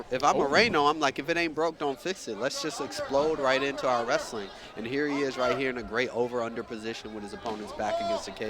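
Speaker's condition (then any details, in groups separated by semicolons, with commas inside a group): No condition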